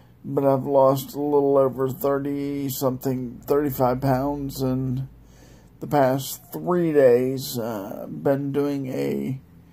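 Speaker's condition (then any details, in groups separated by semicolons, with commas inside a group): Multiple sclerosis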